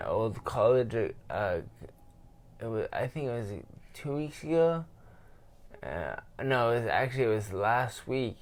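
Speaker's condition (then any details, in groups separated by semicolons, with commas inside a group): Traumatic brain injury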